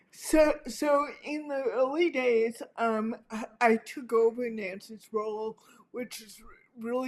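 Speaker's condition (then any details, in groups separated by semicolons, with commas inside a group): Cerebral palsy; speech affected, describes talking funny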